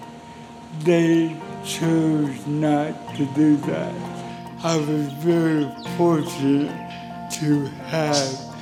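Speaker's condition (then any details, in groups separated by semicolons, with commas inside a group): Cerebral palsy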